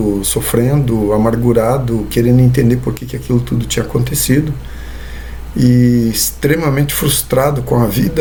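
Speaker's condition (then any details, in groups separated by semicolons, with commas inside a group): No condition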